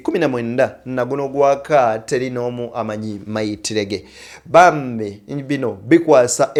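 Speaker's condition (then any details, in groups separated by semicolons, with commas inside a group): No condition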